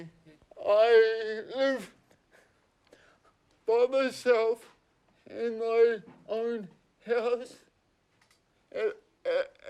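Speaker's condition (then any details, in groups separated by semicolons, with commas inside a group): Cerebral palsy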